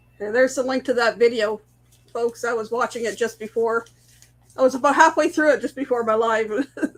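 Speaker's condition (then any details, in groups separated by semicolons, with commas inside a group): No condition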